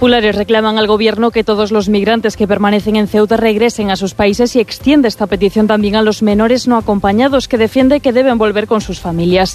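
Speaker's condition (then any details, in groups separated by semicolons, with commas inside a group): No condition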